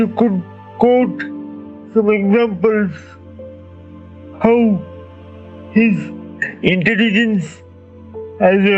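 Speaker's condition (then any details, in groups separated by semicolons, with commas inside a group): Cerebral palsy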